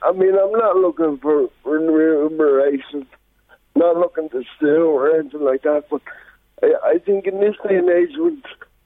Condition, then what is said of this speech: Cerebral palsy. And to have slurred speech is a symptom of your condition, and it's, I suppose, common enough for people who have cerebral palsy.